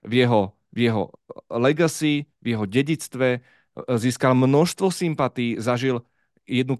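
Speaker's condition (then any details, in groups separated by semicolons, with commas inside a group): No condition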